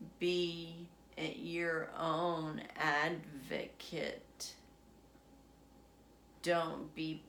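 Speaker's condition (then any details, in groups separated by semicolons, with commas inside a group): Essential tremor; affects legs as well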